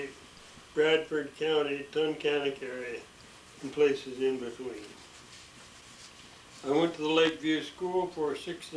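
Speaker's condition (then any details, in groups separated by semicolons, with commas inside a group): ALS; expects swallowing and breathing trouble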